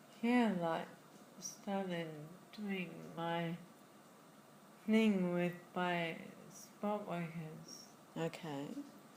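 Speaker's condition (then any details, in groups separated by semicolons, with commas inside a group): Friedreich's ataxia; diagnosed in childhood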